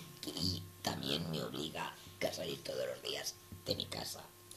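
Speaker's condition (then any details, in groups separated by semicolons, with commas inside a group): Total laryngectomy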